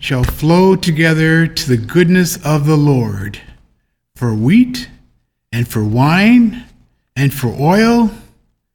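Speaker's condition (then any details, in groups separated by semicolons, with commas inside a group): No condition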